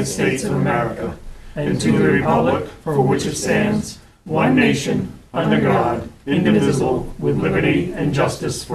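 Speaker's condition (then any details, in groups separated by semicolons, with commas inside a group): No condition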